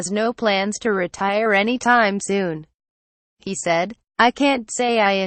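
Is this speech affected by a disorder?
No.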